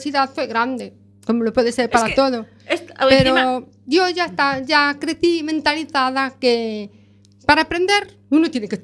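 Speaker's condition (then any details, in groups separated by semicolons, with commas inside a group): Deafness with cochlear implant; deaf since childhood, right ear unaided and unstimulated for many years; implant external processor with cable, hearing aid left ear, implant now overtaking aided ear, relies heavily on lip reading; cannot perceive voice timbre, intonation or accents, understands nothing without seeing faces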